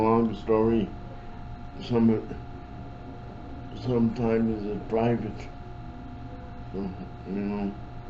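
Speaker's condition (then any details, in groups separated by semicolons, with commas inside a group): Cerebral palsy; from birth, wheelchair user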